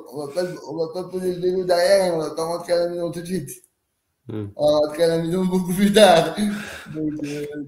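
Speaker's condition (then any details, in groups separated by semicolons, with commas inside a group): Cerebral palsy; hydration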